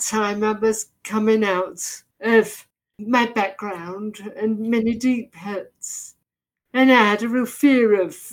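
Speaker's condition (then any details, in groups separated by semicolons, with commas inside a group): Deafness, severe; effectively profoundly deaf, hears noises but cannot identify them, sees blurs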